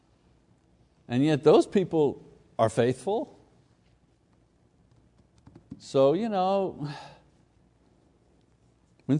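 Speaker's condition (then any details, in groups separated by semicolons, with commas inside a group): No condition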